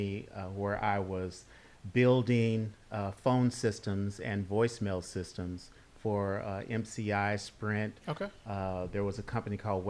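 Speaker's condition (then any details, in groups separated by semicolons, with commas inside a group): No condition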